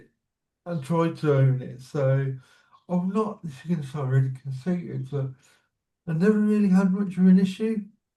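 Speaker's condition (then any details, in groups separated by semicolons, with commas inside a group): Cerebral palsy; swallowing changed recently, rebuilding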